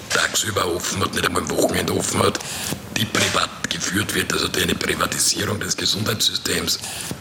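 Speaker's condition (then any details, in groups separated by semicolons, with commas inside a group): Laryngectomy with voice prosthesis, total laryngectomy, voice prosthesis; benign throat growths since 2018 harming voice, breath, laryngectomy at tenth operation by Professor Dietz, Leipzig; 2.5 months speech pause then intensive training, breathing freer, can exercise again; esophageal prosthesis voice, not electronic, finger occlusion of prosthesis, unassisted from September, easier than before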